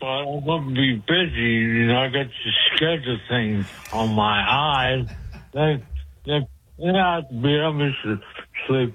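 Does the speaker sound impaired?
Yes: speech impediment; cause unclear, stabbed by girlfriend and hit on head with ashtray years ago.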